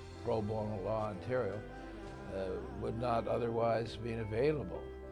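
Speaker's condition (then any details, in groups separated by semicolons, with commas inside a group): No condition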